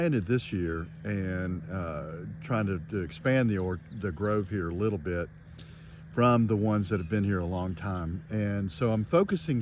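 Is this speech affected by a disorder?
No.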